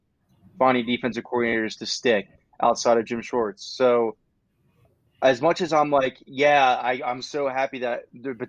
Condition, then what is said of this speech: No condition.